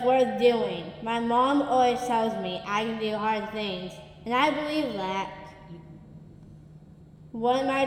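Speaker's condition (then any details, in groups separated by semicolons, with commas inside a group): Down syndrome; suspected prenatally, present from birth, petite stature, occupational and physical therapy from infancy; speech therapy from infancy, answered audition questions with clarity at age 6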